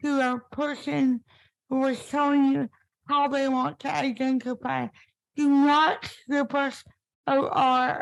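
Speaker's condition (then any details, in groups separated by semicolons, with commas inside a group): Spastic cerebral palsy; impaired speech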